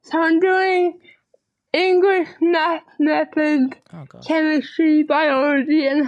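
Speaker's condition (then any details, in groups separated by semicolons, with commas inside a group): Cerebral palsy, spastic diplegia; on medication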